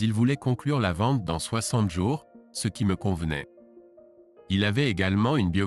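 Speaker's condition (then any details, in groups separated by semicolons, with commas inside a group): No condition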